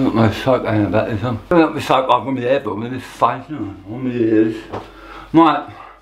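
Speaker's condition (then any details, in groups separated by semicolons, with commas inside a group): Tongue cancer; half tongue removed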